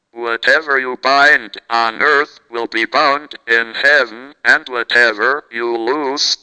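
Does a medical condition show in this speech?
Yes: cerebral palsy, through a speech-generating device; never knew what it was like to talk.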